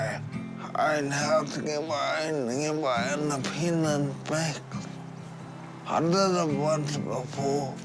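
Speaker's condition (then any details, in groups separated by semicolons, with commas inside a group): Brain injury; severe brain injury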